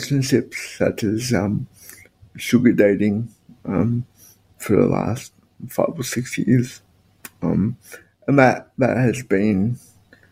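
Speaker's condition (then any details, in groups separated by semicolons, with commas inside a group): Spastic quadriplegic cerebral palsy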